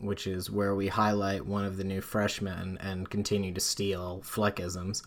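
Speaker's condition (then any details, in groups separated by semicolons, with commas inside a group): No condition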